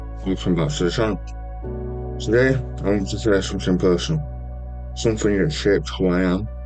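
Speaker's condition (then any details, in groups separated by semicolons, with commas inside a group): Stage 4 tongue cancer, hemiglossectomy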